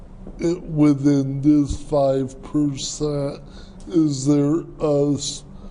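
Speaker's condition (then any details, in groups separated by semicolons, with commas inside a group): Cerebral palsy; present from birth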